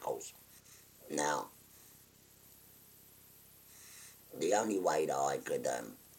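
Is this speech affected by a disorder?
Yes: total laryngectomy; stage 4 laryngeal cancer, total laryngectomy by Mr. Tagar, head and neck chemoradiotherapy, one-ear deafness, anosmia; recently finished treatment, no evidence of disease, shoulder nerve pain, on opioids, sleeps upright, legs weak; voice valve speech, leaks leave no voice, electrolarynx backup, not heard in groups, swallow about 10%.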